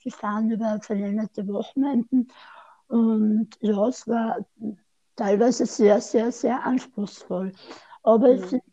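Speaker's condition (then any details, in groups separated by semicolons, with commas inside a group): Speech impairment after tongue cancer, mild; aggressive right tongue-margin cancer into mouth arch at 48, 17-hour surgery, neck dissection, chemoradiotherapy; about 8.5 years after tongue cancer treatment; slightly limited, tends to speak fast, sometimes unclear, Austrian dialect, hard to understand without seeing face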